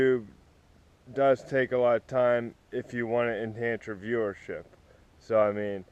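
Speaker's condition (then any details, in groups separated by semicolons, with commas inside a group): Cerebral palsy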